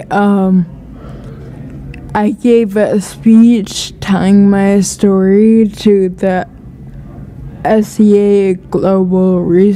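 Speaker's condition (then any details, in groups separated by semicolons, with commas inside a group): Ataxia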